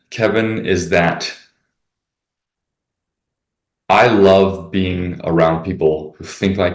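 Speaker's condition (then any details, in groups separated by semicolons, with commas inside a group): No condition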